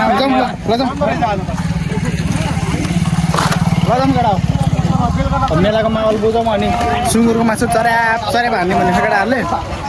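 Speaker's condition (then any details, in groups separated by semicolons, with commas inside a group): No condition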